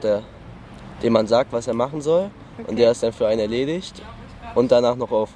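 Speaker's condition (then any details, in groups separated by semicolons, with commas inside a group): No condition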